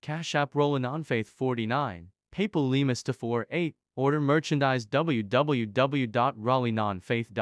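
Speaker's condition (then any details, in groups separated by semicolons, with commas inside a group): No condition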